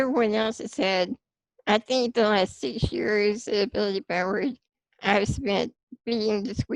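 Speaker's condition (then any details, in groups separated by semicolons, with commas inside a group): Spinal muscular atrophy; type 2, since childhood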